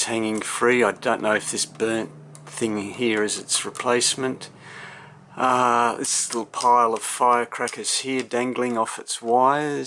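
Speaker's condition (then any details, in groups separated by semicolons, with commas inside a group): No condition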